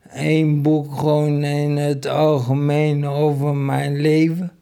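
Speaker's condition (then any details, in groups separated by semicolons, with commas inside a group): ALS; incurable muscle disease, first symptoms cramps; feels speech, swallowing and breathlessness improved on medication, speaks better than eighteen months ago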